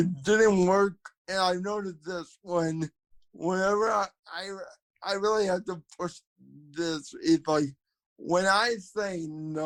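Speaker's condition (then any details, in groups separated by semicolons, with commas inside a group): Cerebral palsy, spastic quadriplegia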